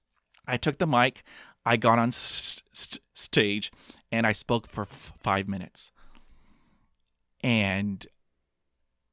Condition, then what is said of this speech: Stuttering. I stutter on every letter of every alphabet.